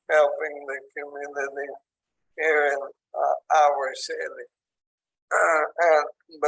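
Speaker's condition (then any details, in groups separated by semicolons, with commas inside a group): ALS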